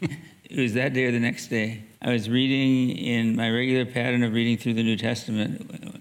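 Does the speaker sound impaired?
Yes: Parkinson's disease; reduced voice volume, uses classroom microphone, dictates with naturally speaking software, not standard strong dopamine medication.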